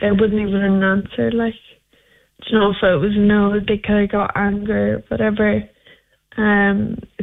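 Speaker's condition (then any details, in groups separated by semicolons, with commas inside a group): Friedreich's ataxia; progressive condition, worsening each day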